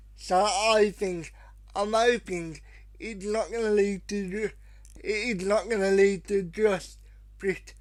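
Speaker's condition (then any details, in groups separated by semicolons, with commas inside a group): Cerebral palsy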